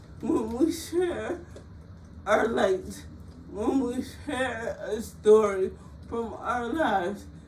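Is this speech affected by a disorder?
Yes: cerebral palsy; frequent speech therapy.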